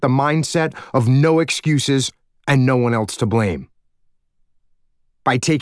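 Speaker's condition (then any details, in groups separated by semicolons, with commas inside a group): No condition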